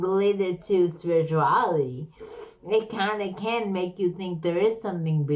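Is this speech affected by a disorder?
Yes: slurred speech; slurred, stroke-like speech.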